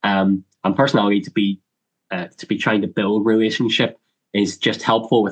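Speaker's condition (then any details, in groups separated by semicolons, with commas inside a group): Cleft lip and palate; surgery and dental surgery in childhood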